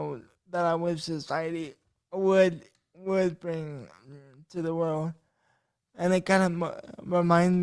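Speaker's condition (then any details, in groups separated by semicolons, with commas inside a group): Cerebral palsy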